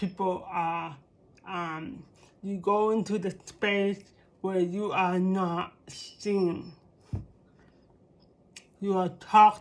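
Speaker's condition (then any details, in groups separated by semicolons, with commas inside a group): Cerebral palsy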